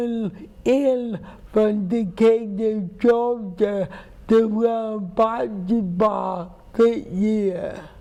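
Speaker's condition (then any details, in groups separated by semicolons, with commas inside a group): Cerebral palsy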